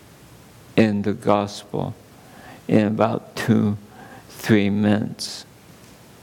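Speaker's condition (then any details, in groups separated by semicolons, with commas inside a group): ALS; under neurologist care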